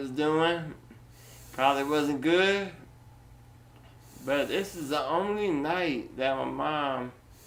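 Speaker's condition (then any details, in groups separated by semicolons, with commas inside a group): Duchenne muscular dystrophy; full-time bipap-like ventilator, steroids affected breathing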